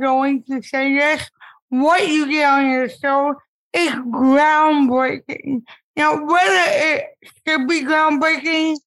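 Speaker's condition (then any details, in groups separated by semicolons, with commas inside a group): Cerebral palsy; ambulatory, uses a wheelchair; impaired speech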